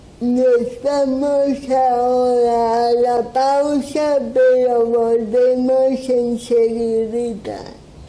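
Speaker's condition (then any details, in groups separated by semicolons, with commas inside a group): Cerebral palsy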